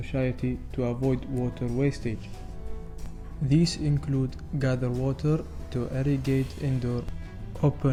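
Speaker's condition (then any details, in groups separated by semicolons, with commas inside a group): No condition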